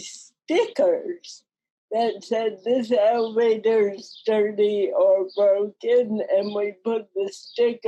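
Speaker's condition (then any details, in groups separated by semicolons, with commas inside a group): Cerebral palsy; mild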